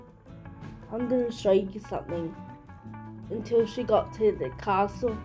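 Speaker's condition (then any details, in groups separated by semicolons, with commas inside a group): Cerebral palsy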